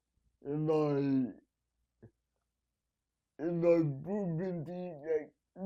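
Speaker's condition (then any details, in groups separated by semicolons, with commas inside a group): Cerebral palsy; needs help at night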